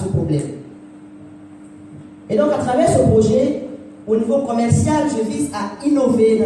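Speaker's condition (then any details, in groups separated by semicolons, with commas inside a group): No condition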